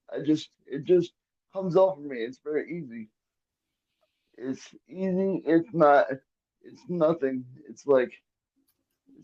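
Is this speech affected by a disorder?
Yes: cerebral palsy, quadriplegic.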